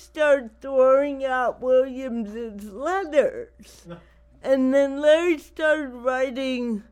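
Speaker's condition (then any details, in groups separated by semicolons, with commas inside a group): Cerebral palsy; not degenerative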